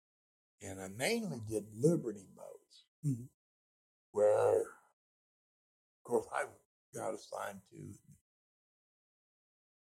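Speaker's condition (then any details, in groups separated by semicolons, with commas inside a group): Speech impediment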